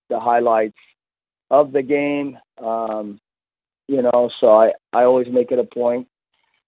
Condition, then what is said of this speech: None; typical speech.